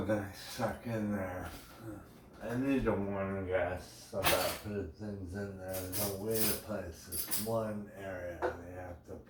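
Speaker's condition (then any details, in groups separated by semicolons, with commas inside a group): Brain injury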